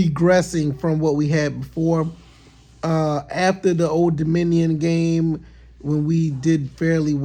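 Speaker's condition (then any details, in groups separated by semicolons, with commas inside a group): No condition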